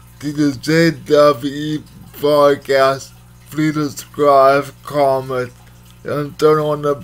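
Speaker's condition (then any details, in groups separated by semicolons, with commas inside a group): Cerebral palsy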